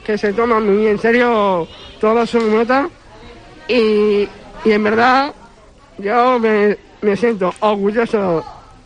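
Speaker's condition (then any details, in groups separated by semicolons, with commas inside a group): Down syndrome; user of Down Mérida association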